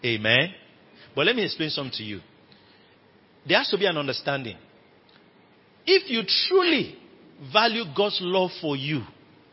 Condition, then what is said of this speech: No condition.